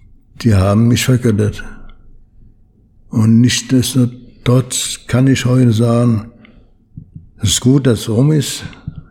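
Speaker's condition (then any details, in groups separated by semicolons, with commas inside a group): Parkinson's disease; needs much training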